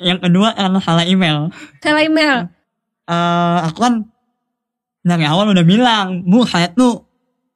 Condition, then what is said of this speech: Cleft palate. Kayak HRD juga aneh gitu. Maksudnya kan aku punya kekurangan sumbing ya. Kekurangannya di suara tapi